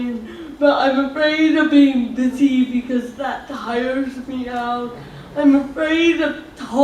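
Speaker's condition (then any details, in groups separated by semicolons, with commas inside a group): Cerebral palsy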